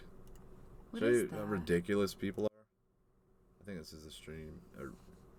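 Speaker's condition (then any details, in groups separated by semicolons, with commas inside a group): No condition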